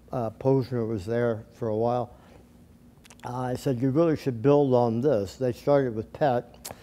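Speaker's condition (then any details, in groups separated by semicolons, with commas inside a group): Tongue cancer surgery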